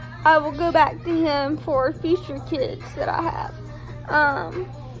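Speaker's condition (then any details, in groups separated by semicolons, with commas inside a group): Cerebral palsy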